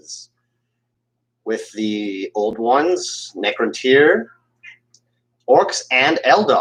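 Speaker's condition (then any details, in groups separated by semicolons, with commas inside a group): No condition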